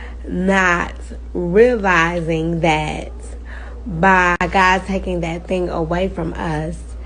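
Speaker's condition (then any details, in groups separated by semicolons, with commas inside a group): Cerebral palsy, spastic; now talking and breathing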